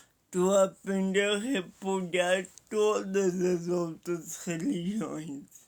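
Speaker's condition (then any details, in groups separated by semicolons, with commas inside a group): Paralysis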